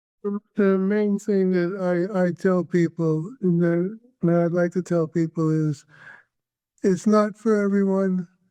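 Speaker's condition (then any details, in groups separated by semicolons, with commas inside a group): Parkinson's disease; tremor mainly left hand and arm, focused ultrasound treatment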